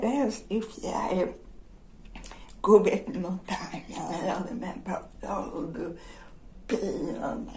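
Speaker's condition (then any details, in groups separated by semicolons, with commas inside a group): Generalized dystonia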